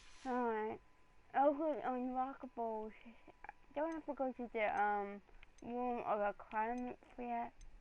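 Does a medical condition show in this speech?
Yes: cerebral palsy.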